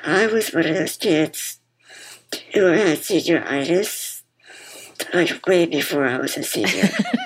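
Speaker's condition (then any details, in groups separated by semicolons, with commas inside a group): Muscular dystrophy; BiPAP machine audible while talking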